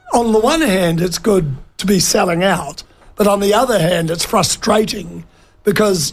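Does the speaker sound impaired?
No.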